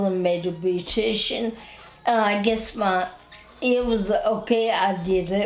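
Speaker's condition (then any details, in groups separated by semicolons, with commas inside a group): Spinal ataxia; wheelchair user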